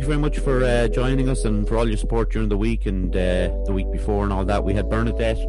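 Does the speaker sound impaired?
No.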